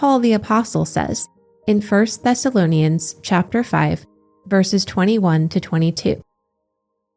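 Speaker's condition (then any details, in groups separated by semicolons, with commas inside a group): No condition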